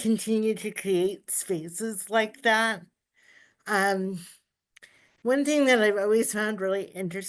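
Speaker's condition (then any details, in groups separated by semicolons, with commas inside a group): Cerebral palsy; uses power wheelchair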